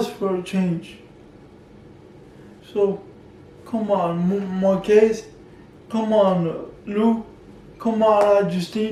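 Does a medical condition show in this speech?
Yes: cerebral palsy.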